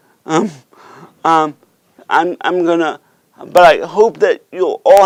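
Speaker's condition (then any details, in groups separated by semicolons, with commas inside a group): Cerebral palsy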